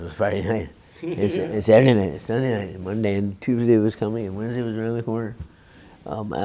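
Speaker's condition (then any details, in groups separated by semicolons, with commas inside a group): Parkinson's disease; young onset, began with finger tremor, tremors; diagnosed years ago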